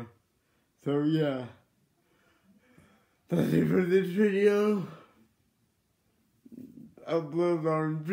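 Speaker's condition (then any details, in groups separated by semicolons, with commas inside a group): Cerebral palsy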